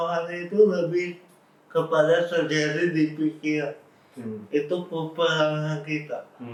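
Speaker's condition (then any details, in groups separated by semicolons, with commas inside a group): Cerebral palsy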